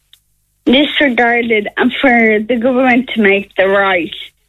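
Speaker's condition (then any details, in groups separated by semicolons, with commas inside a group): Friedreich's ataxia; muscle weakness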